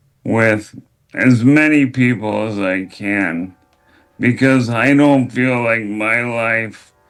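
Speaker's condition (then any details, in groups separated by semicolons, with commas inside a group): ALS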